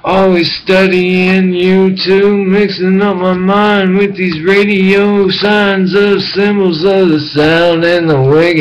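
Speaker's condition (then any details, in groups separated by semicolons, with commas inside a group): Brain injury; bicycle accident head injury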